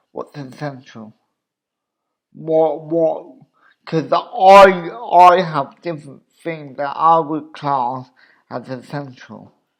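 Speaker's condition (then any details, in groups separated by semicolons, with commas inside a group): Cerebral palsy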